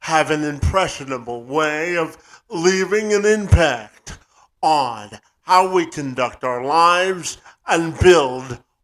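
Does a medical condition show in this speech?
Yes: cerebral palsy; present from birth.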